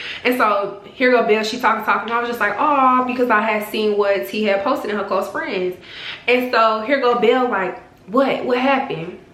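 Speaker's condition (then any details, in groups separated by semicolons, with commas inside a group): No condition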